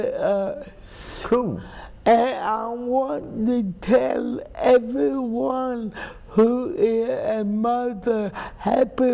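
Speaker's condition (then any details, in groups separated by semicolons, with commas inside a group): Cerebral palsy; speech impairment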